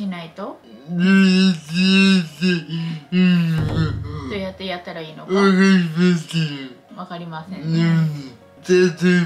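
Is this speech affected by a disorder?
Yes: cerebral palsy; severe; severe disability.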